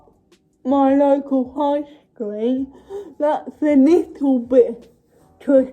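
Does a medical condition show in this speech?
Yes: cerebral palsy.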